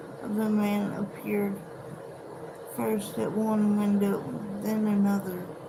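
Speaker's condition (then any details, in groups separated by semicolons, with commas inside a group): Cerebral palsy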